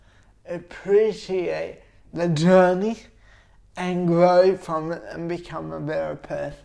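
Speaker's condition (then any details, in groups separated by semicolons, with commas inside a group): Cerebral palsy; formerly frequent stuttering, pauses for breath, improved with training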